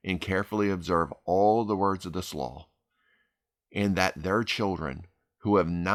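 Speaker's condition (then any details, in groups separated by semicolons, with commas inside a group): No condition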